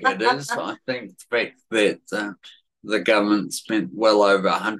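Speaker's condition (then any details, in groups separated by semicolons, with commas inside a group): Cerebellar atrophy, genetic; worse when tired or stressed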